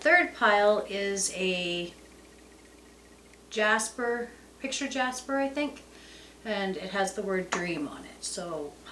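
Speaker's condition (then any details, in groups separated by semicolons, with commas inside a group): No condition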